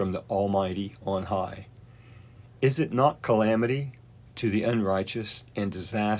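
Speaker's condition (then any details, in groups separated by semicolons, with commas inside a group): No condition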